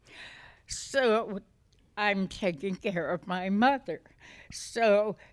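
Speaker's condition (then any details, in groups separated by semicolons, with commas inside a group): Essential tremor; essential tremor affecting voice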